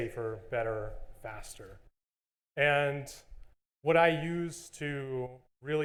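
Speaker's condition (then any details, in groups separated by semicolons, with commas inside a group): No condition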